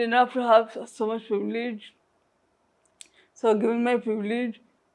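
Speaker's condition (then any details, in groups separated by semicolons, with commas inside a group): Traumatic brain injury; home speech exercises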